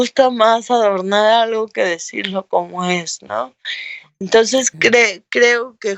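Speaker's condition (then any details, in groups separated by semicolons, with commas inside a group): Cerebral palsy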